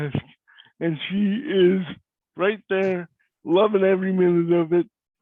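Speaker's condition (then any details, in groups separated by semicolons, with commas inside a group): Cerebral palsy; voice is different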